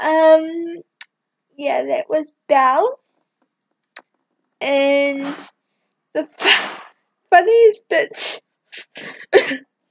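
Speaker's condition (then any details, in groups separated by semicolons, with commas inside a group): Cerebral palsy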